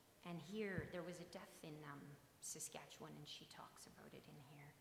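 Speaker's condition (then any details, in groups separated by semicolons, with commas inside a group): No condition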